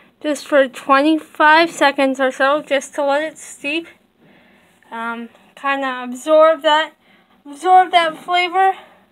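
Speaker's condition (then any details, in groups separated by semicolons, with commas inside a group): Cerebral palsy, mild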